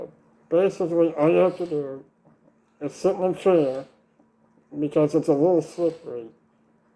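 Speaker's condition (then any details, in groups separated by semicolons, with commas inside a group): Duchenne muscular dystrophy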